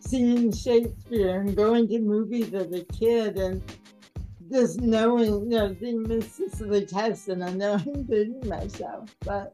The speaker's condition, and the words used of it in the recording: Cerebral palsy. I think, again, I have a speech impediment, so sometimes it's been challenging to understand me.